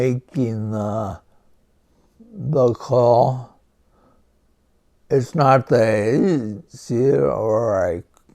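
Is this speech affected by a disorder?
Yes: Huntington's disease.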